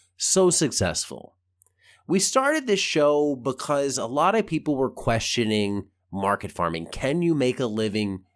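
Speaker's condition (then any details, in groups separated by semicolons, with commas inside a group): No condition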